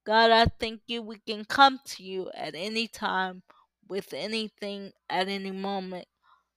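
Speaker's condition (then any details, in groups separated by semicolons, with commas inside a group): Cerebral palsy; uses power wheelchair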